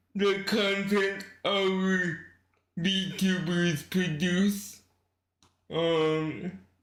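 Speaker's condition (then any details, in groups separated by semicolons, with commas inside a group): Cerebral palsy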